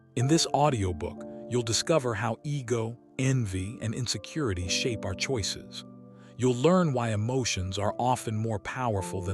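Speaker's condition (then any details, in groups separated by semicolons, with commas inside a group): No condition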